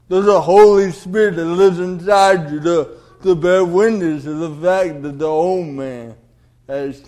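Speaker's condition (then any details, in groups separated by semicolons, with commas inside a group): Cerebral palsy; cord around neck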